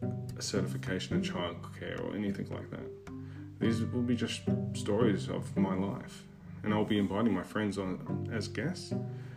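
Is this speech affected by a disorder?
No.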